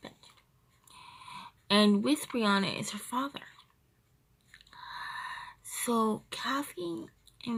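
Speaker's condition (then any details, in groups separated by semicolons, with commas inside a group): Cerebral palsy, triplegia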